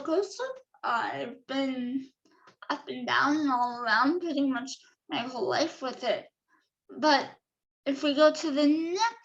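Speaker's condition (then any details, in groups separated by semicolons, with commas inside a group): Cerebral palsy; affects all four limbs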